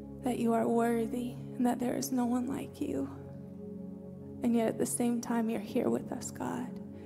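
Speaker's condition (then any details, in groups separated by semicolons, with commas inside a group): No condition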